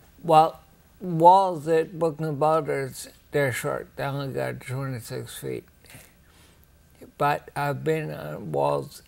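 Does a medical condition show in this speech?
Yes: ataxia; rare, progressive.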